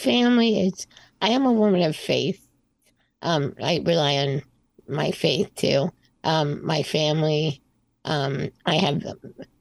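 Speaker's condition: Spinal muscular atrophy type 2; on oral breakthrough medication rebuilding motor neurons

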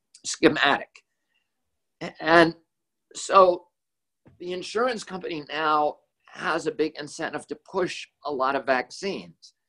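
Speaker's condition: Spasmodic dysphonia; not due to flu

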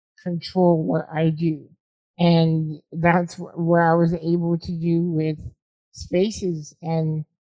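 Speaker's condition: Spinal muscular atrophy type 2

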